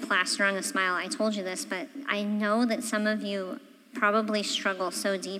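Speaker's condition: Cleft palate; congenital

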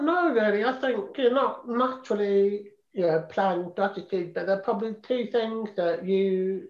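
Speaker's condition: Profound deafness, congenital profound deafness; mimicking mother's sounds

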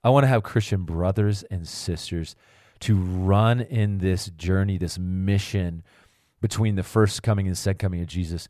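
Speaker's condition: No condition

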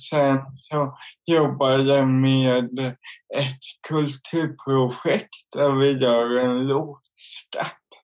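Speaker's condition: Cerebral palsy; motor skills and balance affected, intellect unaffected, involuntary jerks, visible disability

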